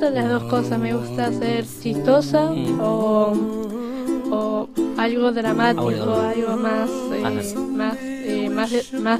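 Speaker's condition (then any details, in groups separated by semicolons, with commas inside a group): Down syndrome; congenital, since birth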